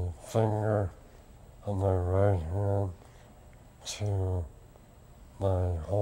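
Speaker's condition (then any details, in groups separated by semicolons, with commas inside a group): Lou Gehrig's disease; tracheostomy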